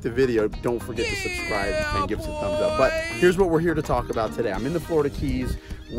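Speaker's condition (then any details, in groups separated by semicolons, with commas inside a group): No condition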